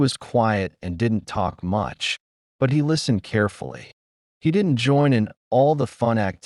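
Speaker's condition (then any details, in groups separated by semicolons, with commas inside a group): No condition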